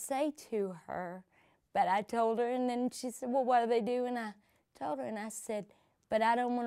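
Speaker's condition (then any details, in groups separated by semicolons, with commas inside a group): Cerebral palsy; from birth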